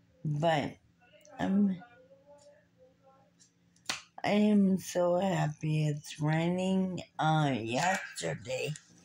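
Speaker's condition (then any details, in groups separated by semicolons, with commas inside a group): Muscular dystrophy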